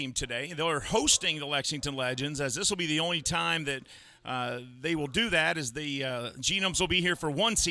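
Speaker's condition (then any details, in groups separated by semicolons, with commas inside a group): No condition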